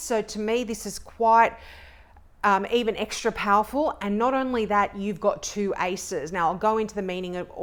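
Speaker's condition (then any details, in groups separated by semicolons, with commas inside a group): No condition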